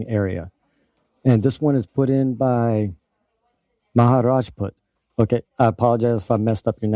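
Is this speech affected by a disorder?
No.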